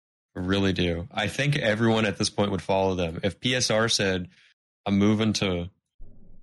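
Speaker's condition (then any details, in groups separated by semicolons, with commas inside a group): No condition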